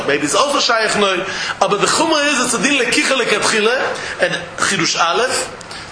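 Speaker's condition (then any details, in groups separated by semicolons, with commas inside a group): No condition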